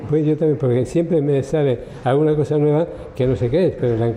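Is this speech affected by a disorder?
Yes: Parkinson's disease; onset around turn of century at about age 63, about 19 years since onset, same medications for 19 years; age 82, agile gait, 50 to 100 daily abdominals, drives own car, punching bag at home for Parkinson.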